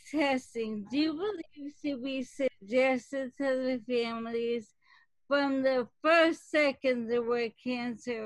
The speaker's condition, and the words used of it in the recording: ALS (motor neuron disease). And you hear me talking funny because in 2018, I was diagnosed with ALS, but it will never ever stop me from helping you.